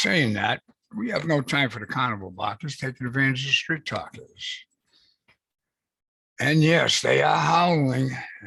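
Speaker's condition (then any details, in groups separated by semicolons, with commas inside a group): No condition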